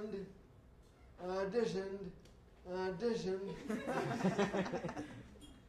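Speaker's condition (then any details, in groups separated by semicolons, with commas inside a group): Traumatic brain injury; occupational therapy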